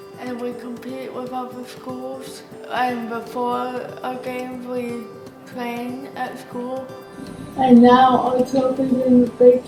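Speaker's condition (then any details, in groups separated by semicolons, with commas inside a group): Cerebral palsy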